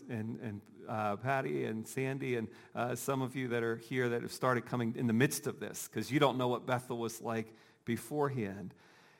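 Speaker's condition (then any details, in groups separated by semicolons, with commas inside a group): No condition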